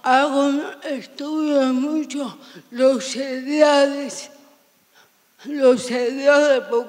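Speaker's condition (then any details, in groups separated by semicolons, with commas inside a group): Severe cerebral palsy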